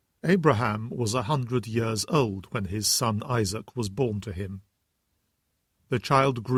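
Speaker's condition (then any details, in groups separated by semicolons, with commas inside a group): No condition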